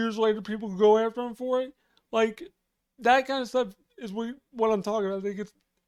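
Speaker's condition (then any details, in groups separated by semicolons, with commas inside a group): Cerebral palsy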